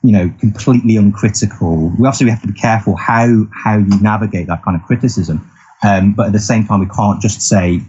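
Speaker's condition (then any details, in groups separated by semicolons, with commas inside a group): No condition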